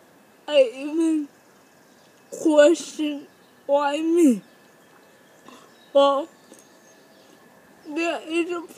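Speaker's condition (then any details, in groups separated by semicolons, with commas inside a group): Cerebral palsy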